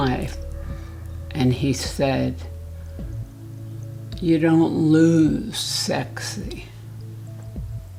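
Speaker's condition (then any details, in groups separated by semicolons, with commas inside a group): Essential tremor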